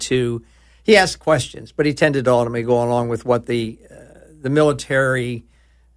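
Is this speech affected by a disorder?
No.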